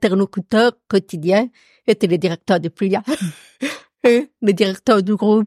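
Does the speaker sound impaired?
Yes: profound deafness; past workplace accommodation for phone calls and written meeting transcription.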